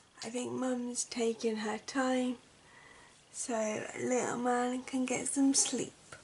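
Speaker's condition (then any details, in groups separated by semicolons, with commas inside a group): Cerebral palsy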